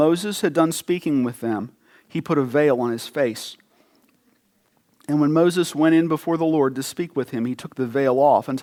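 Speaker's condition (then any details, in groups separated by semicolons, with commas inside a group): No condition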